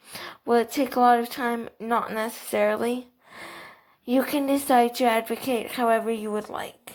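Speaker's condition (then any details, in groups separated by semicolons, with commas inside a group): Cerebral palsy, athetoid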